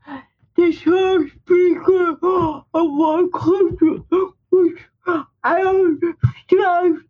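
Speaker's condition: Speech impairment; uses wheelchair

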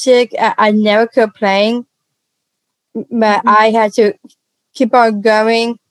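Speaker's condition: Down syndrome; congenital

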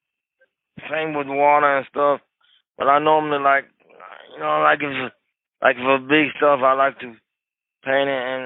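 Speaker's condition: Cerebral palsy; affects legs only, rest of body unaffected by own account, wheelchair user

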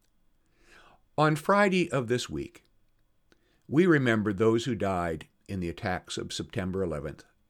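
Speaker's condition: No condition

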